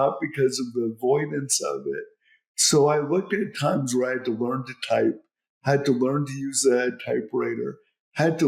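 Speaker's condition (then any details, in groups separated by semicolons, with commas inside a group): Cerebral palsy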